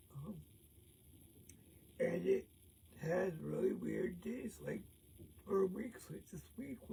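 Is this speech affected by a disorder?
Yes: cerebral palsy; present since birth.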